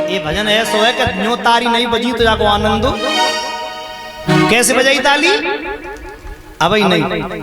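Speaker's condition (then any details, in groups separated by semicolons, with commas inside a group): No condition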